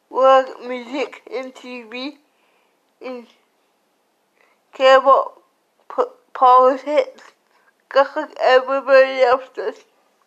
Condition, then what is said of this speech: Cerebral palsy. It affects my whole body, and I have a slur when I speak.